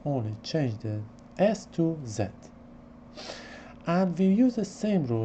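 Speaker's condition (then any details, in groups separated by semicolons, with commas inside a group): No condition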